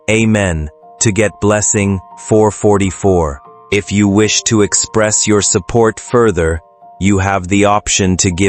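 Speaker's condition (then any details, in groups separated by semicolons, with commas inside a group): No condition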